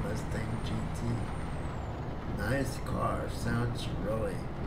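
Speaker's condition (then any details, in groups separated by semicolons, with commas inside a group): Cerebral palsy; breathing fine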